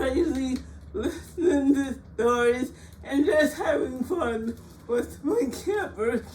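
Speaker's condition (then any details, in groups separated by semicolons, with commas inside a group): Cerebral palsy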